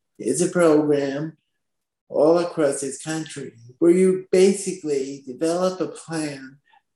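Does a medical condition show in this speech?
Yes: spastic quadriplegic cerebral palsy; from birth, born at 27 weeks gestation, now 23 years old.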